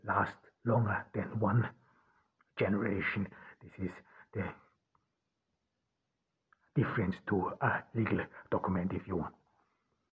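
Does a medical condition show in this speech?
Yes: stuttering; cause unknown, only one in family who stutters, german mother tongue, born in austria; possibly part of why hard to be listened to at university; here blocks.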